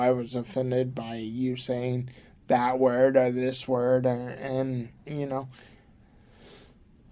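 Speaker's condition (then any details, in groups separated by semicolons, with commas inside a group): Cerebral palsy; from birth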